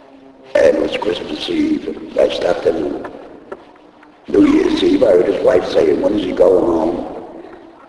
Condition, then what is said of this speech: Laryngectomy. And now, if you break my thumb, I can't talk at all.